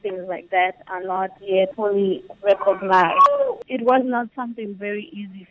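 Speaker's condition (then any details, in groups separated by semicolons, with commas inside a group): No condition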